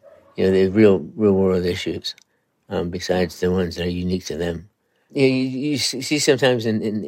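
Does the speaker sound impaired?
Yes: Parkinson's disease; first symptom tremor in left pinky finger, later left-hand tremor, benign spinal tumor surgery; more advanced stage, frequent falls, broken cheekbone, arms, elbow, difficult walking, relearned walking after surgery; cement face, immobile face, very flat voice, emotion not audible.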